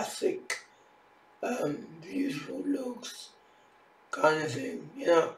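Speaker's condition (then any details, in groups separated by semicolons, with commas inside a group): Facial palsy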